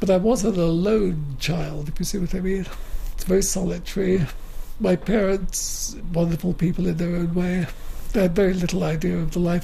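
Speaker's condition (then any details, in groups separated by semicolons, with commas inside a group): Motor neuron disease; wheelchair user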